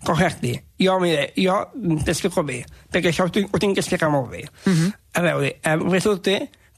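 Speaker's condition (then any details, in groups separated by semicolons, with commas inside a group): Down syndrome; very talkative, asks not to be corrected on how he says things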